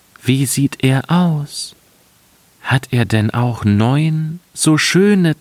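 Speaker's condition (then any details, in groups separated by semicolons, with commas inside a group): No condition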